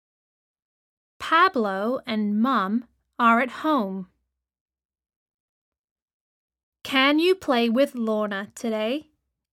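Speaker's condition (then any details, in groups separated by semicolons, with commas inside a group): No condition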